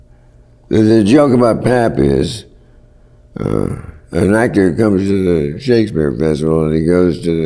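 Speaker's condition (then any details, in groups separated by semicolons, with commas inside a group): Parkinson's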